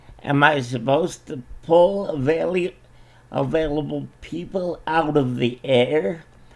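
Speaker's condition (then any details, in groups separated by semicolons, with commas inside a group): Cerebral palsy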